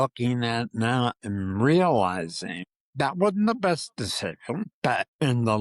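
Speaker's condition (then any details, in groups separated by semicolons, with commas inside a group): Parkinson's disease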